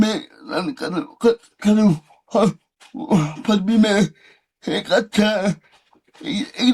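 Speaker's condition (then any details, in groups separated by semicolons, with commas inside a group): Cerebral palsy; since childhood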